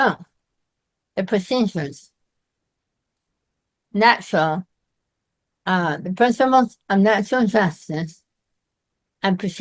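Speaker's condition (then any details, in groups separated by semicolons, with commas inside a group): Myasthenia gravis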